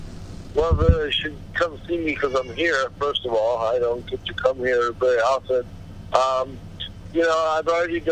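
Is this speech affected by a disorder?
Yes: cerebral palsy; body deteriorating with age.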